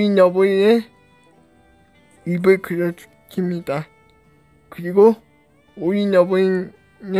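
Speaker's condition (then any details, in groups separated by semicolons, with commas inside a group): Cerebral palsy; brain lesion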